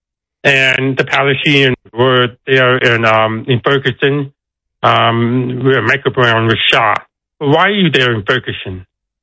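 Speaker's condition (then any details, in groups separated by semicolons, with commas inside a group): Deafness; deaf accent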